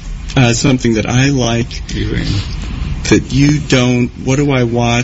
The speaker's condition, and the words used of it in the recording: None; typical speech.